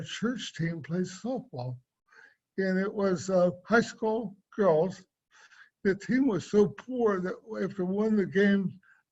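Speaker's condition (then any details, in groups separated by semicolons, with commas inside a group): Cerebral palsy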